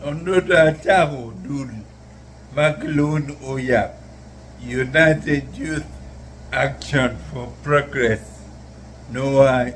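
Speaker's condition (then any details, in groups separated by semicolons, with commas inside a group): Neurological disease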